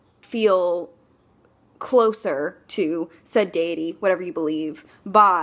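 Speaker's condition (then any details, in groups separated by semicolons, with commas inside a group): No condition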